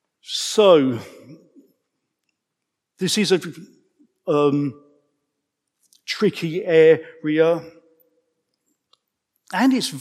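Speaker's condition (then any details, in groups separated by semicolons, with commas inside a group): Stammer; man aged 55; prolonged sounds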